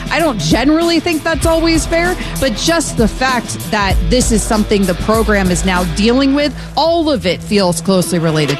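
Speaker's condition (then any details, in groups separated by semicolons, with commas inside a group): No condition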